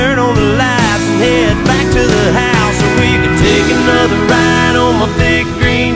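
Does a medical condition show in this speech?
No.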